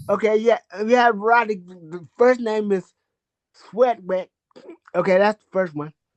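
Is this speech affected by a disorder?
Yes: cerebral palsy.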